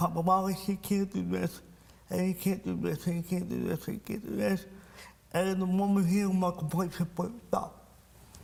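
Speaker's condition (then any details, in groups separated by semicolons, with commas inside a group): Cerebral palsy; speech impairment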